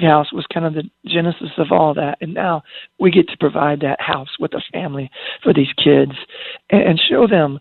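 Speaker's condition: Spasmodic dysphonia; slightly worse

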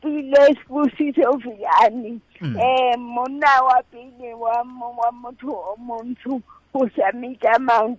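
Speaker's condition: Cerebral palsy; since childhood

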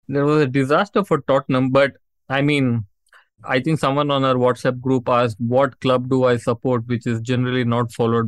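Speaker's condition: No condition

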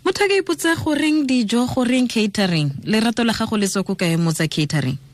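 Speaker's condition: No condition

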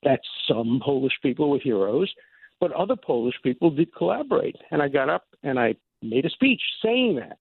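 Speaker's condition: No condition

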